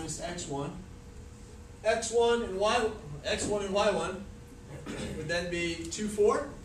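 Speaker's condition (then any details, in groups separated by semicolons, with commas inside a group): No condition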